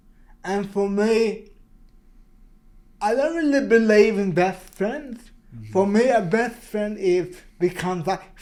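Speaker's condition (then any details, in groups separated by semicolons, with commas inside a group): Cerebral palsy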